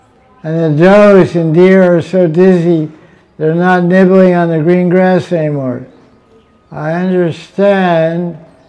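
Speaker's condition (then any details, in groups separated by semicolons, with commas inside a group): Deafness; unsure of microphone volume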